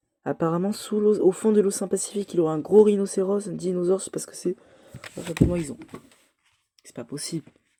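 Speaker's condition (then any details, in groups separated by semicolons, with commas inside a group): No condition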